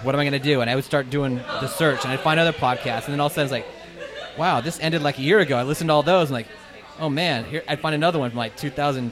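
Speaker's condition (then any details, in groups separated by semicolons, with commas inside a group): No condition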